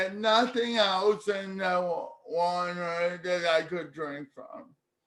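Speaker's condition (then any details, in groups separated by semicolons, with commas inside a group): Cerebral palsy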